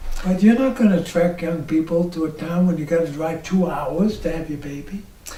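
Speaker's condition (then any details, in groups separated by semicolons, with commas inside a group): ALS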